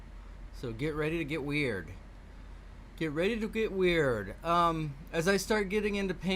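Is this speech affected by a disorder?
No.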